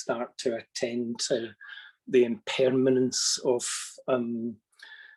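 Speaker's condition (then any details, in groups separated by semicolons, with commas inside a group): No condition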